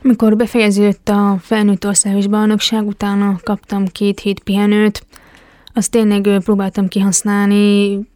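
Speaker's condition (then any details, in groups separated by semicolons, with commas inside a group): Hearing impairment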